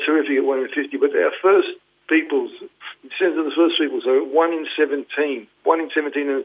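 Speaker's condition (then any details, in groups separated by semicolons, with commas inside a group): Parkinson's; diagnosed 2019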